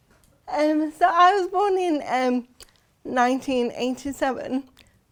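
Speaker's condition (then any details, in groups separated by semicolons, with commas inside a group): Cerebral palsy; since birth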